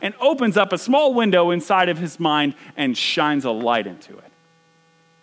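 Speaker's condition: No condition

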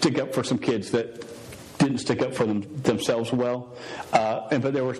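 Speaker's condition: Stuttering; long-standing stutter; repeated sounds

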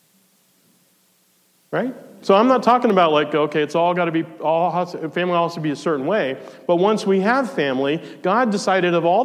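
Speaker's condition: No condition

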